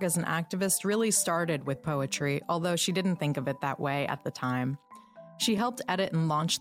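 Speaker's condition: No condition

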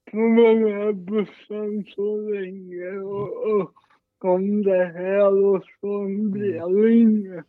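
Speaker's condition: Cerebral palsy, mild

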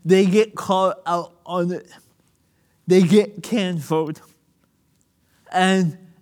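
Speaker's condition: Cerebral palsy; listeners may need to rewind

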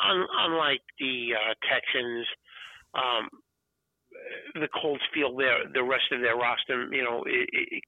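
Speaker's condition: No condition

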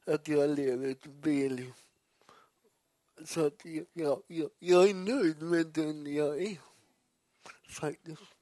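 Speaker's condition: Cerebral palsy; legs move involuntarily

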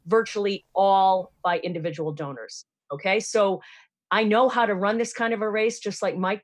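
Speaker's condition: No condition

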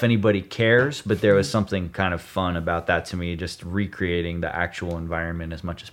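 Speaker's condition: No condition

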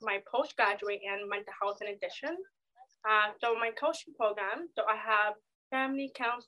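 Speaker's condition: Deafness; diagnosed at age 4, had IEP in middle and high school

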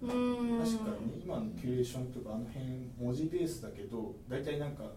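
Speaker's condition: No condition

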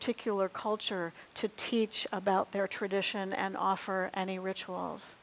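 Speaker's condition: No condition

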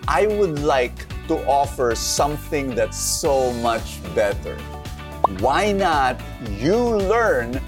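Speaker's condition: No condition

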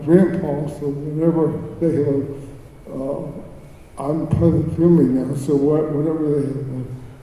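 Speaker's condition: Cerebral palsy; speech

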